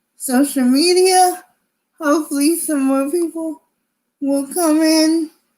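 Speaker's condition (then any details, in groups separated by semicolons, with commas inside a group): Cerebral palsy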